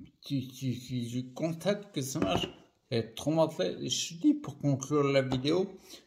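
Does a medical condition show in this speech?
Yes: primary progressive multiple sclerosis.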